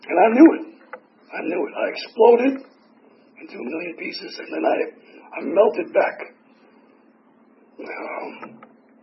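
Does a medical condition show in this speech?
Yes: tracheotomy; tracheotomy still in place.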